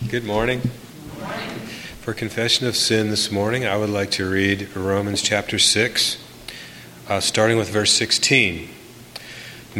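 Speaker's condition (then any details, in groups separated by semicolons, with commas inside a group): No condition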